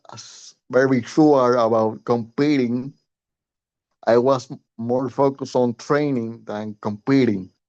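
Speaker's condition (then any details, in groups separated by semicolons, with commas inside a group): Cerebral palsy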